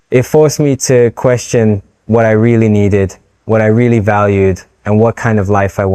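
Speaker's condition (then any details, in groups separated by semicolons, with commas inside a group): No condition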